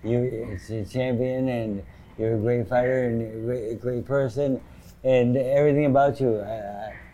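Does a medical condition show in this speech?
Yes: Parkinson's disease; sometimes.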